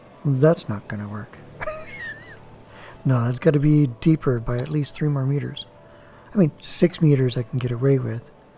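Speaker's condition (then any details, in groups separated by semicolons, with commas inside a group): No condition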